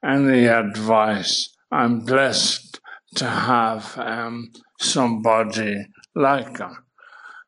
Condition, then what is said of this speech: ALS (motor neuron disease). Where the tongue and the vocal cords get tired after a certain amount of speech.